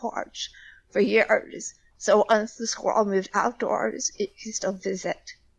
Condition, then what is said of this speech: Spasmodic dysphonia. Stump speech because I wanted the voters in the room to know, like, I just sound like this.